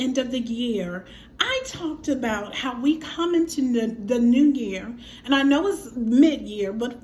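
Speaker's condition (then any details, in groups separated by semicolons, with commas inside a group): No condition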